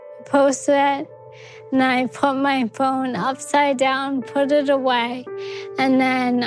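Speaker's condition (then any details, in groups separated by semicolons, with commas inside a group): ALS; age 30, several years since onset, one medication available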